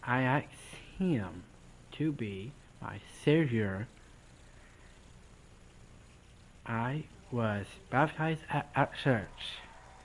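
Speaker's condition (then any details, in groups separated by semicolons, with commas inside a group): Down syndrome; adult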